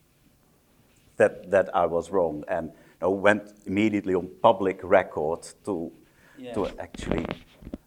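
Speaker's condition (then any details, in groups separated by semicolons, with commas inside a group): No condition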